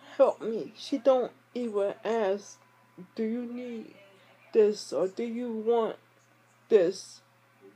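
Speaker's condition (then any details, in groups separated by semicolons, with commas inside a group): Speech impairment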